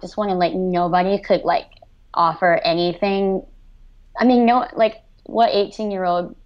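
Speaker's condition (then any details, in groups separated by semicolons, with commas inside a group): Cleft lip and palate; severe cleft lip and palate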